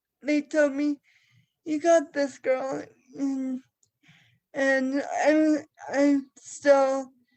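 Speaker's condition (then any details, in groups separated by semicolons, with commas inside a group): Cerebral palsy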